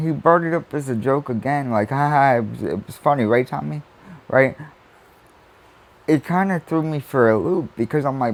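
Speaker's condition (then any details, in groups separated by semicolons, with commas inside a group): Cerebral palsy; spastic quadriplegic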